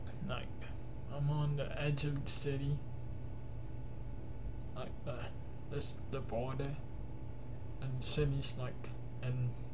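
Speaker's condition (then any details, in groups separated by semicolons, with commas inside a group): Cerebral palsy; cannot stand beyond 10 minutes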